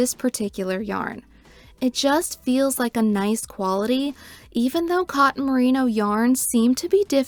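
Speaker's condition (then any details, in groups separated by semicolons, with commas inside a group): No condition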